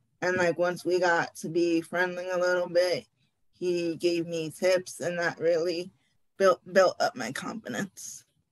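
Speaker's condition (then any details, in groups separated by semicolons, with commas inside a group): Cerebral palsy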